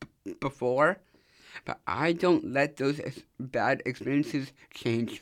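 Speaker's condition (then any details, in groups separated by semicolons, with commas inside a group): Down syndrome; does public speaking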